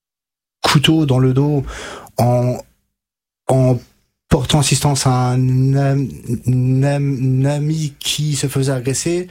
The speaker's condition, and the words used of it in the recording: Stuttering. Donc là par exemple j'ai des blocages et j'ai des répétitions, mais auparavant, avant que je fasse ce gros travail orthophonique, c'était